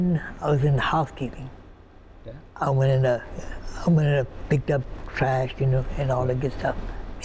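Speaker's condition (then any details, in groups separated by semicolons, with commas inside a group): Partial right-side paralysis; right arm and leg paralyzed after fever, foot and arm operations; paralysis affected speech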